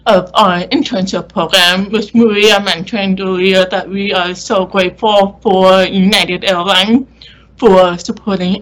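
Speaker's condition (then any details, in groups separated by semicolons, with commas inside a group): Deaf or hard of hearing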